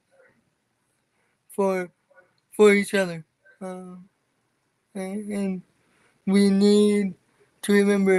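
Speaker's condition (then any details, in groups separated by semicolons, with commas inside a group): Cerebral palsy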